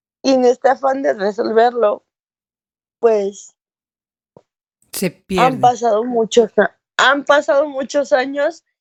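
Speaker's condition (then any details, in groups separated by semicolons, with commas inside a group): Cerebral palsy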